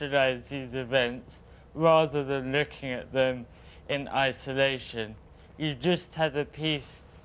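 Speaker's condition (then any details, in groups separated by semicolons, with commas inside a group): Cerebral palsy; uses wheelchair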